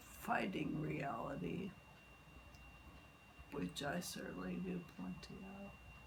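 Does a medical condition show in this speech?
Yes: multiple sclerosis; legs and arms affected; wheelchair, cannot move legs or arms.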